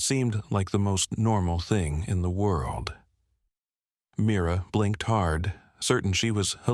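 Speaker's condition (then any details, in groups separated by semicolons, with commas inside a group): No condition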